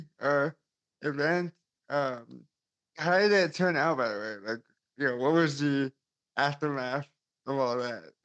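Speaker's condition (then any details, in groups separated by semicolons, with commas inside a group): Cerebral palsy; since birth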